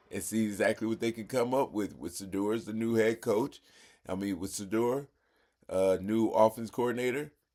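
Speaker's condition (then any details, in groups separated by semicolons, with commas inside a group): No condition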